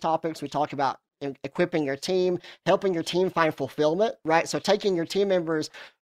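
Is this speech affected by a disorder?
Yes: cleft lip and palate.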